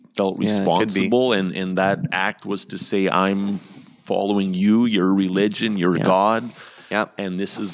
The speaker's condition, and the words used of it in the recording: No condition.